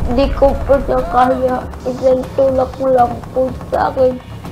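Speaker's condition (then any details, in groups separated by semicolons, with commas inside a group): Cerebral palsy; low mental capacity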